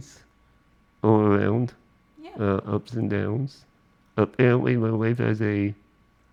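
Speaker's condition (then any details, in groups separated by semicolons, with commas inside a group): Spinal muscular atrophy; power wheelchair user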